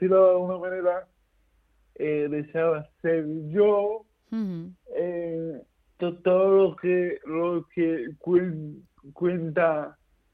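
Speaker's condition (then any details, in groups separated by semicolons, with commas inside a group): Cerebral palsy; nervous system damage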